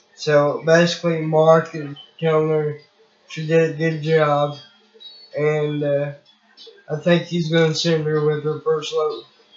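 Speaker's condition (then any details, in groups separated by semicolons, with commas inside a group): Cerebral palsy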